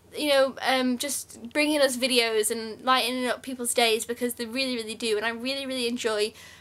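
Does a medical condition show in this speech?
No.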